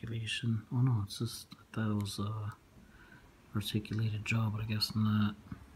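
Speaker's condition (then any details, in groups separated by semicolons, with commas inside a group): No condition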